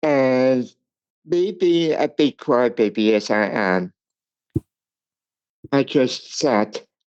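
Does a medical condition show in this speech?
Yes: cerebral palsy; wheelchair user since age 28, second-hand manual wheelchair from friend, attended speech impairment boarding school.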